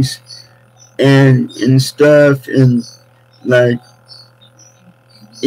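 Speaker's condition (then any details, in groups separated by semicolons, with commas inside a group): Cerebral palsy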